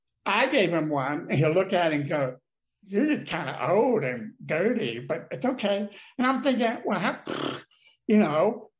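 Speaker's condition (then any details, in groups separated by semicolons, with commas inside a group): Deafness; brain damage from birth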